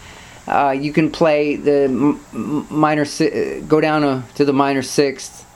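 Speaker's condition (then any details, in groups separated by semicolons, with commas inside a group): No condition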